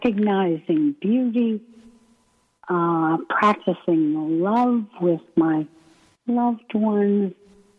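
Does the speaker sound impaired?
Yes: ALS; symptoms within month of VA pre-doctoral internship, diagnosed after year of testing, wheelchair user; about two years since diagnosis, progressed, can no longer scoot across, uses Beasy transfer board; weak breathing muscles, hard to breathe and speak, may sound weak or unclear, paces speech, pauses.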